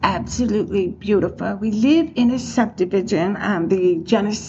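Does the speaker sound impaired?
Yes: profound deafness, acquired, profound; progressive hereditary hearing loss, born hearing, hard of hearing childhood, profoundly deaf teen after water-skiing fall; uses captioning device, relies on lip reading, no usable residual hearing.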